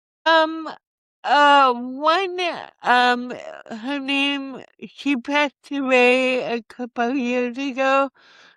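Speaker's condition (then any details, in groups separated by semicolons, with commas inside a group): Cerebral palsy; from birth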